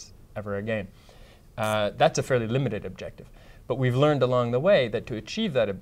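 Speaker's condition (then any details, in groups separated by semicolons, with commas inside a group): No condition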